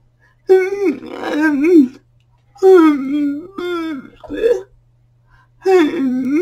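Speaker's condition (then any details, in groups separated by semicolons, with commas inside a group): Cerebral palsy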